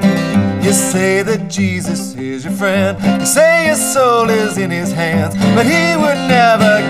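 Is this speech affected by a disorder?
No.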